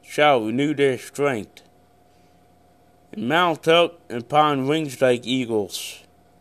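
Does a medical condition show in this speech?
Yes: cerebral palsy; congenital cerebral palsy.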